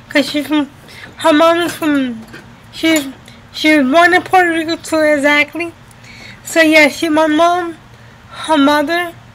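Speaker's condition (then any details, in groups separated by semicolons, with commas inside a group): Cerebral palsy; uses a wheelchair, had surgery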